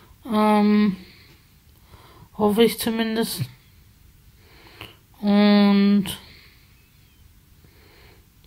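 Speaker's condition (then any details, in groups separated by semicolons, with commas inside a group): Spasticity from birth; multiple sclerosis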